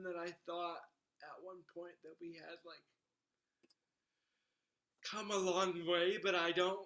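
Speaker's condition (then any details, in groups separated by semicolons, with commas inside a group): Cerebral palsy; wheelchair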